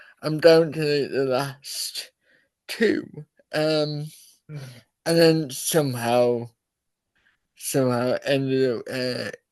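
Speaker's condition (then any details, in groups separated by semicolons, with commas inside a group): Cerebral palsy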